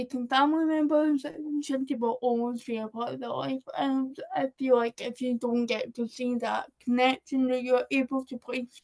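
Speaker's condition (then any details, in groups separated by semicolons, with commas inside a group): Cerebral palsy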